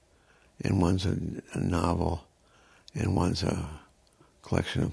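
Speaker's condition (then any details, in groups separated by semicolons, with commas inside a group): Progressive supranuclear palsy; degenerative, specialized form of Parkinson's; diagnosed about a year ago, cannot stand up, eyesight, vision and handwriting badly worsened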